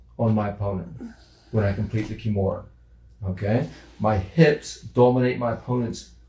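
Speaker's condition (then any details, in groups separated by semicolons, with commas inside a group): No condition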